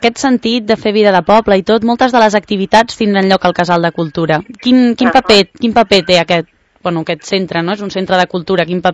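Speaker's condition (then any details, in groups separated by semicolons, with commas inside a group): No condition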